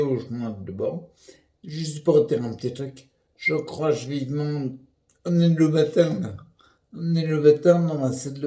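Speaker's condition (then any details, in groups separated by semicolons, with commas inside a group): Primary progressive multiple sclerosis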